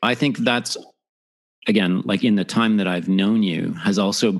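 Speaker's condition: No condition

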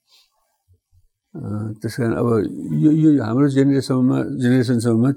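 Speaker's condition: Parkinson's disease; elderly

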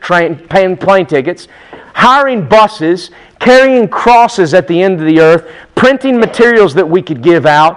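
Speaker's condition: No condition

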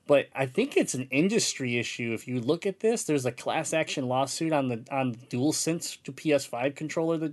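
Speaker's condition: Cleft palate; congenital cleft palate

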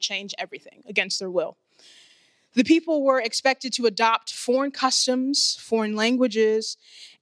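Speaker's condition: No condition

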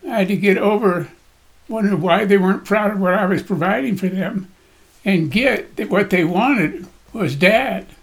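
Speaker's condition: Parkinson's disease; voice shakes, body shakes

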